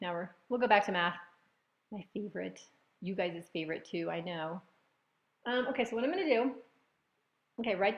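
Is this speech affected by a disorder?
No.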